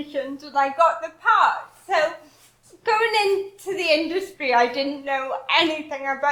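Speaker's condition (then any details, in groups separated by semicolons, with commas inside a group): Cerebral palsy; talks differently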